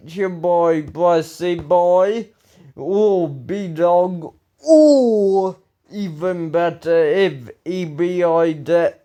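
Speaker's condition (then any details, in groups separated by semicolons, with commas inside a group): Ataxia; speech recently worse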